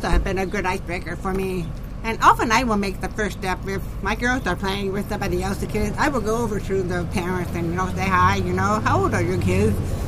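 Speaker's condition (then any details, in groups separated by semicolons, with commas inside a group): Profound deafness, genetic, profound; cochlear implants a couple years ago, bypass damaged nerve, formerly hearing aids, groups still hard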